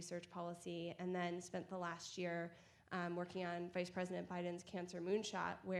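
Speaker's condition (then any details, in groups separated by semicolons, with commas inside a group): No condition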